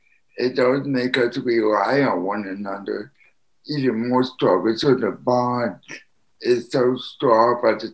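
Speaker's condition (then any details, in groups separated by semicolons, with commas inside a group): Spastic quadriplegic cerebral palsy; all four limbs affected, lifelong full-time wheelchair user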